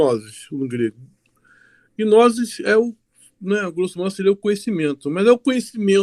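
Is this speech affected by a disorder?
No.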